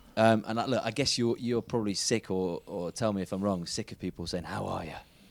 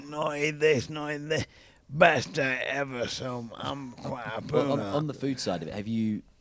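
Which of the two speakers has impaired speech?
The second: ALS; most common ALS type, young onset; recently diagnosed, very early stage, age 37; rapid voice decline, trouble with multisyllabic words, worsening.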